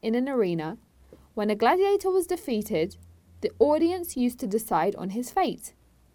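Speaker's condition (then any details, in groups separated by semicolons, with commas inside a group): No condition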